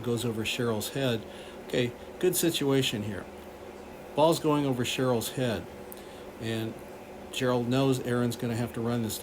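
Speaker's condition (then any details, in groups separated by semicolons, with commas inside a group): No condition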